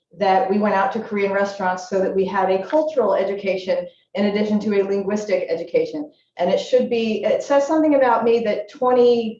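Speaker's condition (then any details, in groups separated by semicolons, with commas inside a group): No condition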